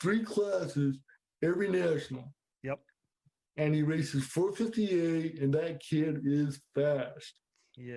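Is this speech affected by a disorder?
Yes: cerebral palsy.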